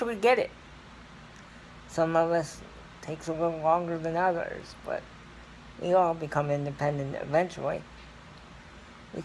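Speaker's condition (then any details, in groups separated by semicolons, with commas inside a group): Cerebral palsy; scoliosis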